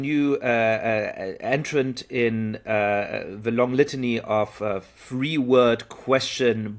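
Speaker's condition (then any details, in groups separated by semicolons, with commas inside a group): No condition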